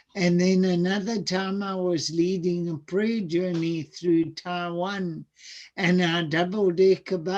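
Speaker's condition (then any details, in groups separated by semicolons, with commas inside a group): Cerebral palsy; speech sounds atypical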